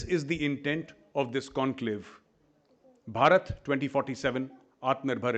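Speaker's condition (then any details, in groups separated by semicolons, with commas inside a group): No condition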